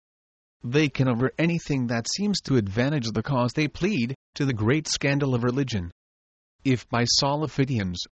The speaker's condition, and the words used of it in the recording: None; typical speech.